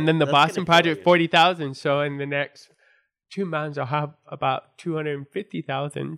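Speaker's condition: Born deaf; congenital deafness from birth

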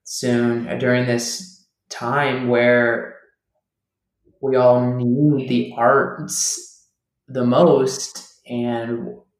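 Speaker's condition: Stuttering; not caused by nervousness; stutters openly; learning to let it out; prolonged sounds, blocks

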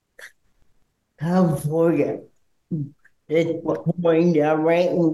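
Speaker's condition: Cerebral palsy; cerebral palsy since birth

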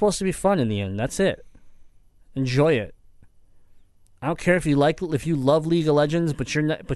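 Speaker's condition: Cleft palate; present since birth

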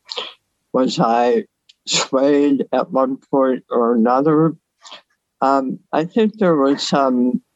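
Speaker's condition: Oral cancer salvage surgery, partial tongue, mandible and soft palate resection; severe dysphagia since salvage surgery, supraglottal swallow, Tongometer tongue training for safer swallow and articulation

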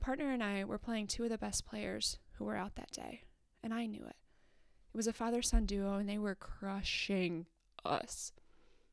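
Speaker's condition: No condition

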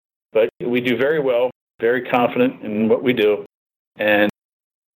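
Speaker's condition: No condition

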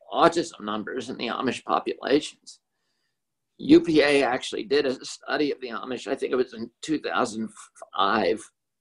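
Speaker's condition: Spasmodic dysphonia; not due to flu

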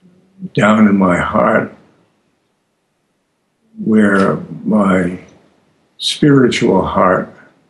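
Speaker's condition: Aphasia after stroke; stroke causing aphasia, previously a highly fluent golden-tongued orator; words come out slowly, long silences, slow to answer, hard to weave complex stories

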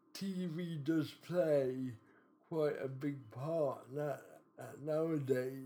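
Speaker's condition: Cerebral palsy

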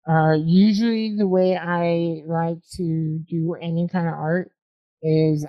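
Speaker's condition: Spinal muscular atrophy type 2

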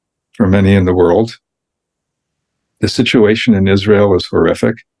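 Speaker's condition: No condition

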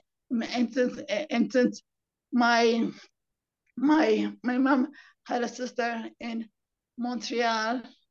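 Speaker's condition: Stuttering after brain injury; acquired, brain damage at 10 after pneumonia coma, myasthenia gravis weakened muscles and breathing, wheelchair; currently in speech therapy at Fluency Plus program, speech therapy whole life; ongoing stuttering, bad speech days, weeks or months; repeated words, blocks

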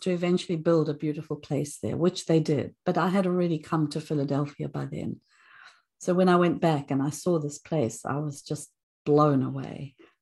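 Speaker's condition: No condition

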